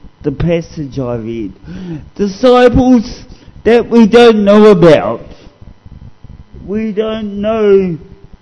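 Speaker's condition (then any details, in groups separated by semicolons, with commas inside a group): Cerebral palsy; discovered at age 2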